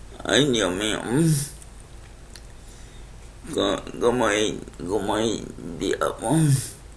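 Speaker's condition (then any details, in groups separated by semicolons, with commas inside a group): Cerebral palsy; speech affected by cerebral palsy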